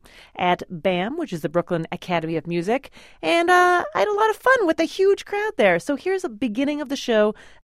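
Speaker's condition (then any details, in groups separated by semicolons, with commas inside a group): No condition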